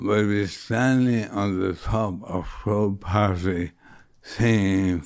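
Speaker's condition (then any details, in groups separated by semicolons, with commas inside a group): Motor neuron disease; losing voice, ragged voice, sometimes hard to understand, speaking takes effort, hears own voice differently, swallowing affected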